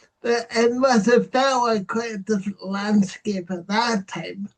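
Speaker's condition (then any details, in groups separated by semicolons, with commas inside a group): Cerebral palsy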